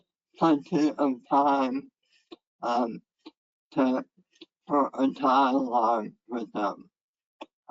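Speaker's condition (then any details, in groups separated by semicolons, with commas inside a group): Head and neck cancer; left vagus nerve severed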